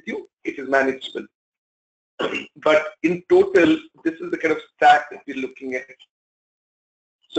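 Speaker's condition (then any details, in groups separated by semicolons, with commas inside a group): No condition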